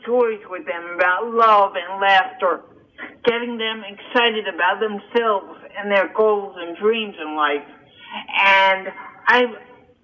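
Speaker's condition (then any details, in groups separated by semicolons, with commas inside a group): Cerebral palsy and hearing loss; congenital cerebral palsy and hearing loss from birth, seen by 7-9 doctors in New Jersey, told would never walk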